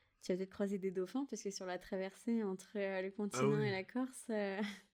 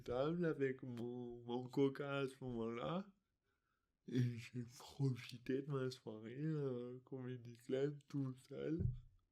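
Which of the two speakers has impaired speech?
The second: dystonia; affects motor control and speech, since birth; articulation difficulties.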